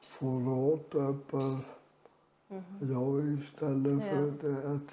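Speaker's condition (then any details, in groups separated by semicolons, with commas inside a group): ALS; reduced air makes talking effortful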